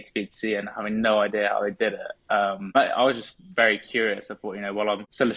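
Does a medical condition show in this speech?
No.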